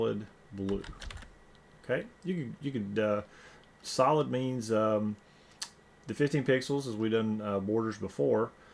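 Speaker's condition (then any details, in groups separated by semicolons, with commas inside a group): No condition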